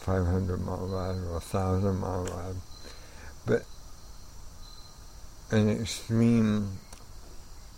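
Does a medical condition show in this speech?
Yes: ALS; amyotrophic lateral sclerosis, onset with trouble playing guitar, neurologist diagnosis, incurable, will eventually impair movement, breathing; about a year since first symptoms, diagnosed within past year, left arm affected; already affecting voice, naturally soft-spoken, quiet voice.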